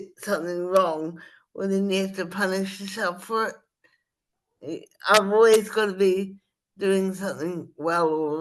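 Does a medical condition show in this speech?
Yes: spastic cerebral palsy.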